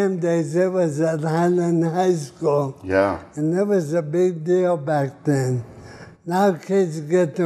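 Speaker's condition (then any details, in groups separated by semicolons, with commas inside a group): ALS (Lou Gehrig's disease)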